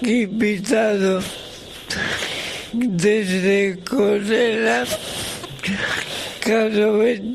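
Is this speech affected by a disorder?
Yes: ALS, through a speech-generating device; left side symptoms first, initially attributed to herniated discs, diagnosed 13 years ago, about six months to diagnosis; cannot move any muscle, tilting wheelchair, permanent ventilator, audible labored breathing, always cold; uses special eye-tracking viewer to move tablet mouse.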